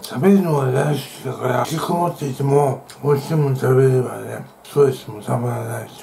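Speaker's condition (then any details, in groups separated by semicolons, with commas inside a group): Tongue cancer, partial glossectomy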